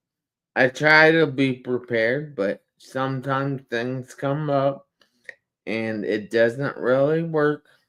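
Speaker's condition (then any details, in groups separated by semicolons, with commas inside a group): Traumatic brain injury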